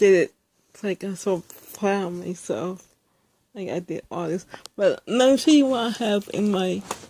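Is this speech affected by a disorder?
Yes: speech impairment.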